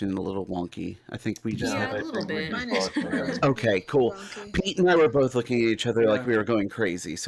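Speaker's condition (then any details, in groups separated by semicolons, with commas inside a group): No condition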